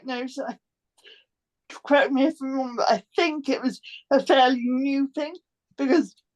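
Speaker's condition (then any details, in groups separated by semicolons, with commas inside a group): Cerebral palsy; complex form, present from birth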